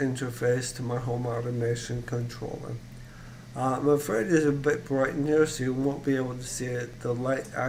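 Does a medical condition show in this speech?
Yes: ALS; voice still fairly strong, voice banked.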